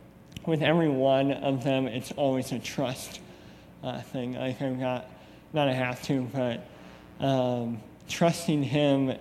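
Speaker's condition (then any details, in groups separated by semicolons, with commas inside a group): Cleft lip; congenital, over 20 corrective surgeries, 12 years of braces; just finished major surgery, face expected to change; attended speech therapy during school, leaving school for a few hours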